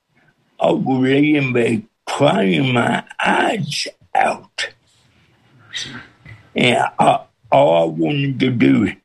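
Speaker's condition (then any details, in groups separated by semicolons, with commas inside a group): Cerebral palsy with speech impediment; congenital cerebral palsy; speech impediment since birth, hard to understand at first, pastor John Hayes feared nobody could understand, listeners adjust within minutes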